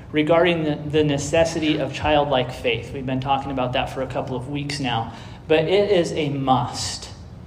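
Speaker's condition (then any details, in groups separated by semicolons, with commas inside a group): No condition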